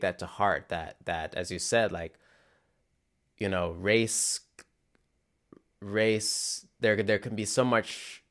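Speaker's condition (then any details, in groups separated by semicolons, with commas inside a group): Stuttering; glottal block type; glottal blocks heard as silence, stutter sometimes absent when wanting to stutter on stage; repeated sounds, repeated words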